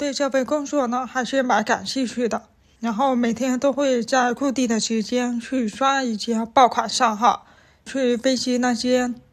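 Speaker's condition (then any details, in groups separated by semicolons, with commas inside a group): Hearing impairment; speech training by parents talking from behind, single words like 我 repeated hundreds of times daily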